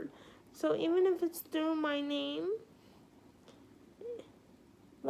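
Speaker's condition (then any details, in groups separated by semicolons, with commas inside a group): Cerebral palsy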